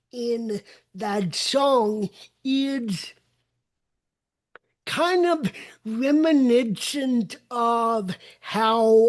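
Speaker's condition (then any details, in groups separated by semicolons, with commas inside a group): Cerebral palsy; uses walker and wheelchair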